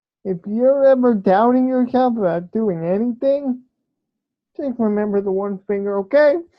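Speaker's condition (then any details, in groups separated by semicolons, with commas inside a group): Cerebral palsy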